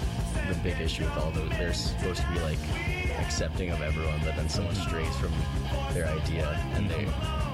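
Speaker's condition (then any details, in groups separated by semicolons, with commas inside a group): No condition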